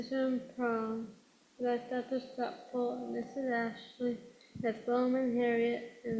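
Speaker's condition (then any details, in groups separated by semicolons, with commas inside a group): Pyruvate dehydrogenase deficiency; enzyme disorder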